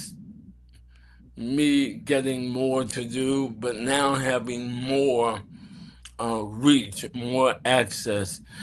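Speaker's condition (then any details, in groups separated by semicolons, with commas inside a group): ALS; bulbar onset, speech and throat muscles; early course, affecting speech; throat muscles affected, speech slowed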